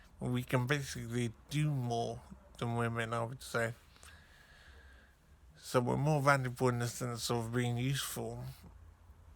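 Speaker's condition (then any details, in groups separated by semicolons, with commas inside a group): Brain injury; severe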